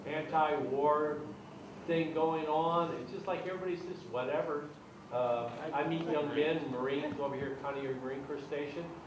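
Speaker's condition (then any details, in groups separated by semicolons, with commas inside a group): No condition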